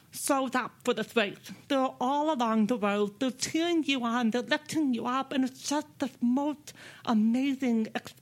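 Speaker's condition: Deafness; speaks with own voice

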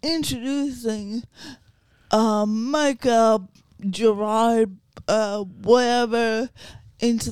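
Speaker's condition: Cerebral palsy

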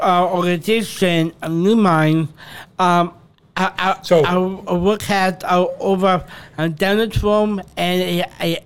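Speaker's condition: Down syndrome; extra 21st chromosome, present from birth, intestinal surgery on day three, two heart holes repaired in infancy; adult

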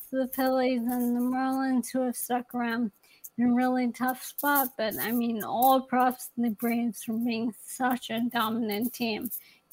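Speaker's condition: ALS; young onset, young woman living with ALS

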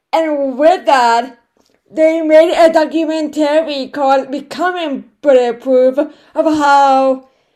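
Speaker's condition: Cerebral palsy, right side

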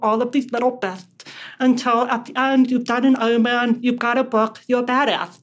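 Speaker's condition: Deafness; on Microsoft Teams video call, reading lips and live captions

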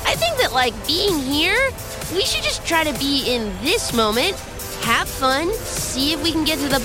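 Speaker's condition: No condition

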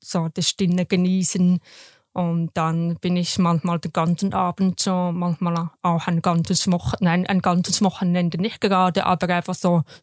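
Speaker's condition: Deafness, congenital; intensive hearing and speech therapy

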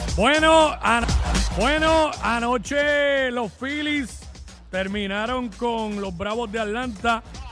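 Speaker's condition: No condition

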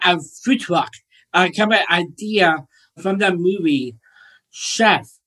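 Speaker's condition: Down syndrome; open heart surgery in infancy

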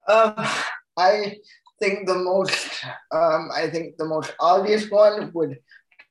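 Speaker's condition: Cerebral palsy; full-time wheelchair user

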